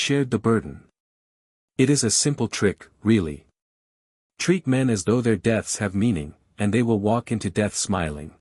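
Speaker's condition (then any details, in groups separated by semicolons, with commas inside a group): No condition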